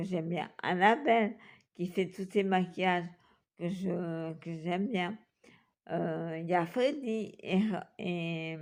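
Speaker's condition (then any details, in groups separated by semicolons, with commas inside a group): Multiple sclerosis; back pain cuts off breathing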